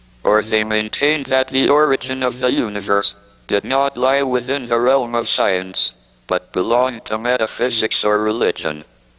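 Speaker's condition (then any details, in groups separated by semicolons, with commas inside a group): ALS, speech-generating device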